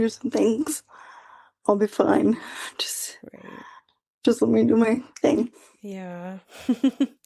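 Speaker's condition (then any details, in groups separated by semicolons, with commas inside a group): Quadriplegic cerebral palsy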